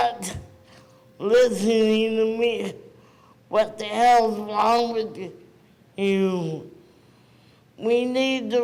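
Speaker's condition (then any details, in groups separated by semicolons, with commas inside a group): Cerebral palsy; present from birth, premature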